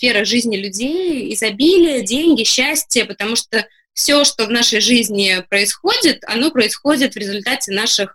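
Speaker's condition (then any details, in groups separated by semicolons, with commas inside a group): No condition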